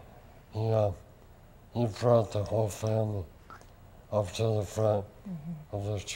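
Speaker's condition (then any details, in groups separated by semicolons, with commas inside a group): Lou Gehrig's disease; onset index finger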